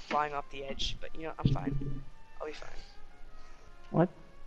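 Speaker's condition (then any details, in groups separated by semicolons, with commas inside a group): No condition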